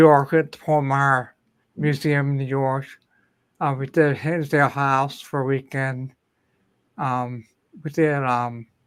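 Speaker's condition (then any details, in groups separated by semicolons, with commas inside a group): Ataxia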